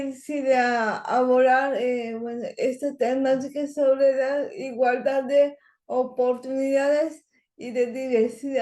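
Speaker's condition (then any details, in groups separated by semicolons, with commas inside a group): Cerebral palsy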